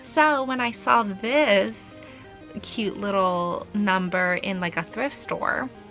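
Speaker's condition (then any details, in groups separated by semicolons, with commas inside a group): No condition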